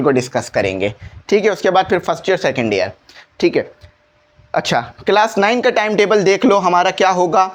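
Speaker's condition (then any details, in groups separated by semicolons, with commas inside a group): No condition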